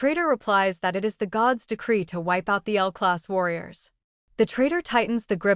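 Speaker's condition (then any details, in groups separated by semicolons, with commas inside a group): No condition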